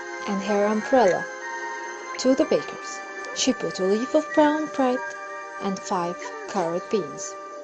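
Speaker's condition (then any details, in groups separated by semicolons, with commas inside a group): No condition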